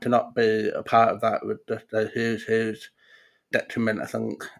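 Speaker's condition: Profound deafness; congenital profound deafness

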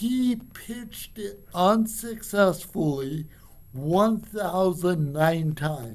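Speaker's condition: Cerebral palsy; from birth

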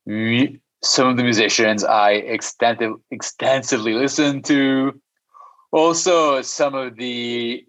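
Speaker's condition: Stutter; stutter since childhood, stutters in six languages: English, French, Spanish, Arabic, Portuguese, Armenian; audible stutter during interview; no stuttering when singing, avoided speaking for years out of fear, later joined Toastmasters and debating club; repeated sounds

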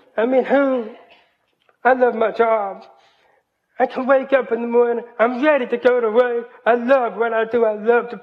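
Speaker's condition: Hearing loss, cochlear implant; college

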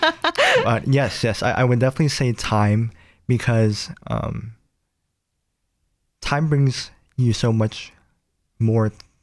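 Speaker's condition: Cleft palate; nose and lip

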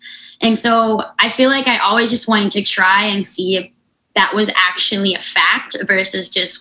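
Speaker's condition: Unilateral cleft lip and palate; severe congenital unilateral cleft lip and palate

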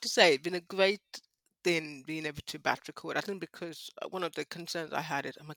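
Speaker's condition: High-frequency hearing loss, speech impediment, mild; mild lifelong speech impediment, cannot pronounce certain words often starting with ch, never heard

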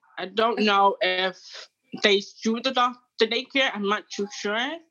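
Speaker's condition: Deafness (hard of hearing); hard of hearing with hearing aid, no sign language growing up; wearing hearing aid, hears well, learning sign language; no audible sign of deafness, others cannot tell from speech

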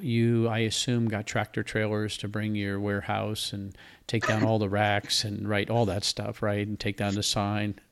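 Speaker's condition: No condition

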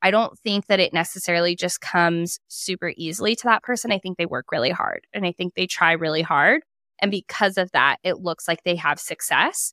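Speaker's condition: No condition

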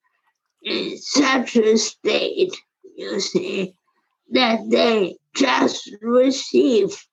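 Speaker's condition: Primary lateral sclerosis; primary lateral sclerosis at least 20 years, age 80, wheelchair use, dr. Levitz at Lehigh Neurology, dr. Macken; slurred speech, difficulty swallowing, speech too affected to continue working

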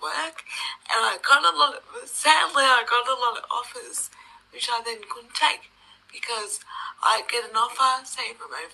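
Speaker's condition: Cerebral palsy; wheelchair user

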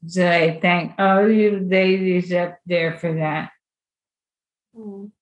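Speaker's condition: ALS; odd EMG read as carpal tunnel

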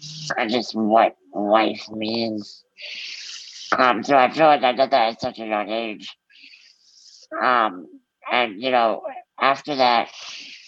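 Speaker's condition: Muscular dystrophy; good public speaker, public speaking for over two thirds of life

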